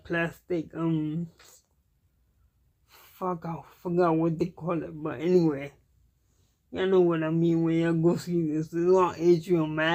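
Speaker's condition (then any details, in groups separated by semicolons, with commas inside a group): Cerebral palsy; cannot walk, uses wheelchair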